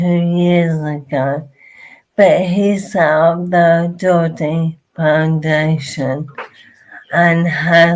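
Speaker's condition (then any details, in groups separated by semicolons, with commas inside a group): Motor neurone disease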